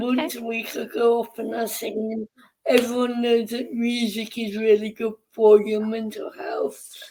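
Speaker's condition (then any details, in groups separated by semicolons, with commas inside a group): Cerebral palsy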